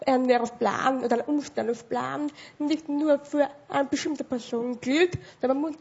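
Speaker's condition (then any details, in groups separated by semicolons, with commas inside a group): Severe hearing loss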